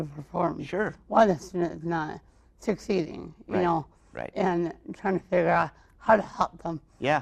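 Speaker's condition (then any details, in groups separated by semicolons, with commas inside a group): Cerebral palsy, mild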